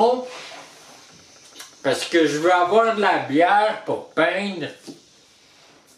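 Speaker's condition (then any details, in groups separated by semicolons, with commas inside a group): Traumatic brain injury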